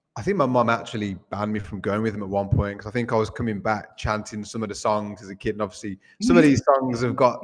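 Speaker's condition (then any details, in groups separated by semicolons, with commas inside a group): No condition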